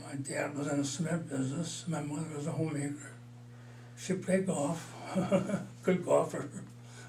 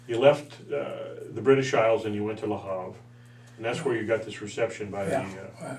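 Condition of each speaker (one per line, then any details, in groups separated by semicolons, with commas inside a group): Parkinson's disease; mild, about four years
No condition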